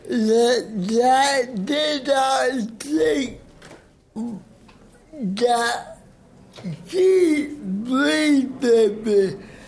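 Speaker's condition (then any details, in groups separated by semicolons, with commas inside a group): Cerebral palsy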